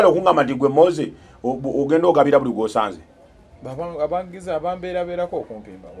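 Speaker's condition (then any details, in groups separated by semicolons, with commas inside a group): No condition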